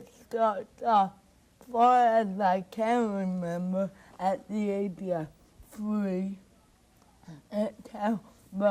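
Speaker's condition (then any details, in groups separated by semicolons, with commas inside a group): Cerebral palsy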